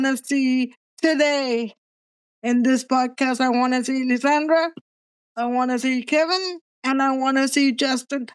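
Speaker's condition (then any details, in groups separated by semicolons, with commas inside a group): Cerebral palsy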